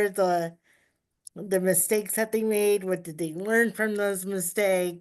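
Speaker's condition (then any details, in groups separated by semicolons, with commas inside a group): Cerebral palsy; uses power wheelchair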